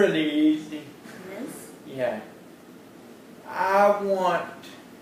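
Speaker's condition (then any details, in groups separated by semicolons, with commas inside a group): Cerebral palsy; since birth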